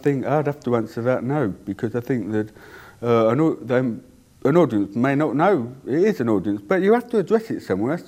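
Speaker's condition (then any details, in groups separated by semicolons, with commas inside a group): Deafness; cannot hear own voice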